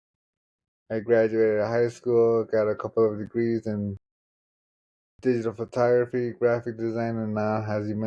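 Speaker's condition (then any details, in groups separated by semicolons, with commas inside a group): Traumatic brain injury; left side affected; relearned walking after therapy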